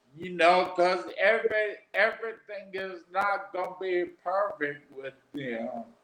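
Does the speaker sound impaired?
Yes: aphasia after stroke; aphasia after three strokes, onset as young man, wheelchair user; talks a little different, listeners must work to understand.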